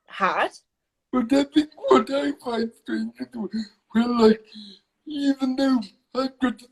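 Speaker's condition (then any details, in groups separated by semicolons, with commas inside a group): Cerebral palsy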